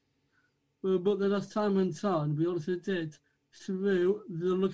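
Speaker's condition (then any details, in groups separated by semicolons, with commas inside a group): Down syndrome; from birth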